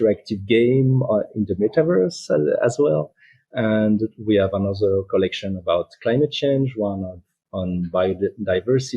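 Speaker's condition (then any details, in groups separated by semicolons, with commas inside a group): No condition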